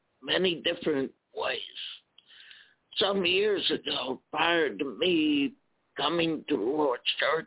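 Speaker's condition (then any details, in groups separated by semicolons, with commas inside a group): Spasmodic dysphonia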